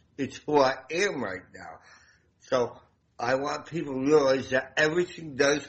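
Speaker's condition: Damaged voice box; voice sounds noticeably different, self-conscious about voice, limits meeting people

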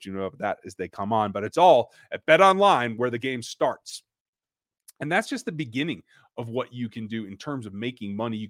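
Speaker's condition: No condition

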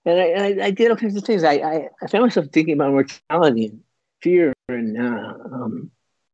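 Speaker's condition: Parkinson's disease; long-standing

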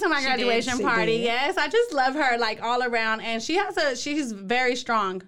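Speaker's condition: No condition

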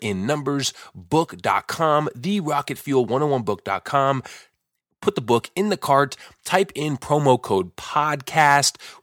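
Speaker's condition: No condition

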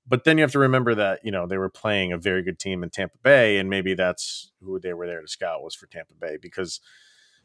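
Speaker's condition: No condition

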